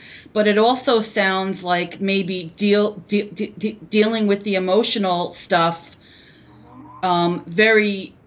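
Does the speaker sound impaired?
Yes: stuttering; stuttering since age 5, persisting into adulthood; still stuttering as adult; formerly avoided speaking situations, speechless at first self-help group meeting, said name and stutter by fourth or fifth; here repeated sounds, prolonged sounds.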